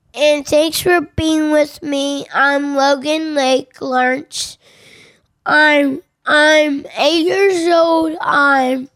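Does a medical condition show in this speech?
Yes: Williams syndrome; genetic cause, diagnosed by geneticist after specialist referral, ear tubes placed at Children's Hospital; eight years old, former speech therapist Martha Davis, Bell Center, early physical and occupational therapy.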